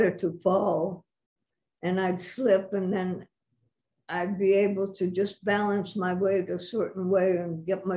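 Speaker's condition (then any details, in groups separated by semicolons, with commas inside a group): Parkinson's; about six years since onset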